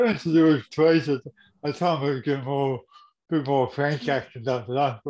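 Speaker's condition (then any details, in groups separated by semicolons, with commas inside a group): Cerebral palsy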